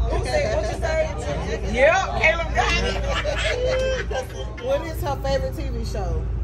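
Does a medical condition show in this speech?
No.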